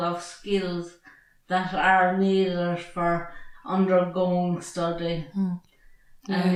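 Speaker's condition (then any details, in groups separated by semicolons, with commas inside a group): Traumatic brain injury; severe, car crash, cognitive challenges; several years since injury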